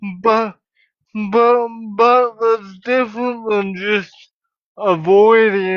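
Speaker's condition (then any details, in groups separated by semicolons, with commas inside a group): Cerebral palsy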